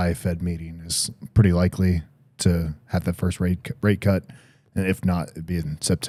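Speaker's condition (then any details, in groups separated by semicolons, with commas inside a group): No condition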